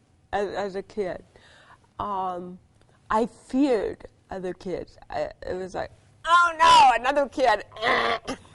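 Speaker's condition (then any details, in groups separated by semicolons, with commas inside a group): Cerebral palsy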